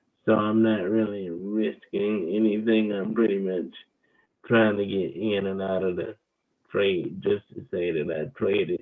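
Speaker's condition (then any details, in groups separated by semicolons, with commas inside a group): Cerebral palsy; wheelchair user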